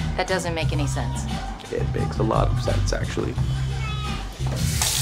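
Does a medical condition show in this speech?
No.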